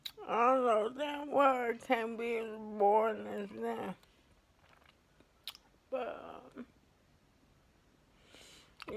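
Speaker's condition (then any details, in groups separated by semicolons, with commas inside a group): ALS; affects hands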